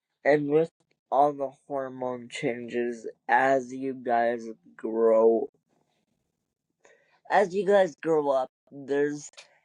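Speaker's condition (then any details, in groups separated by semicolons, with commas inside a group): Cerebral palsy; wheelchair user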